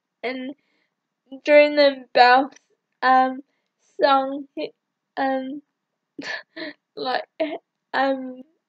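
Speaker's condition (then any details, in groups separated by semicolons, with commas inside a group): Cerebral palsy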